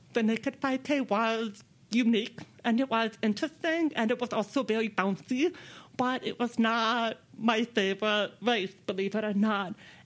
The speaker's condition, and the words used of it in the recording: Deafness. This is the voice that I have, and I'm going to use that.